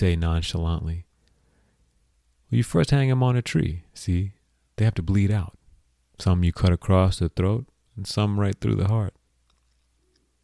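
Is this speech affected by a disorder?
No.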